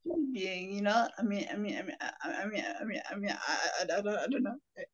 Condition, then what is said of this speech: Stuttering. And I still have a stuttering, so yeah.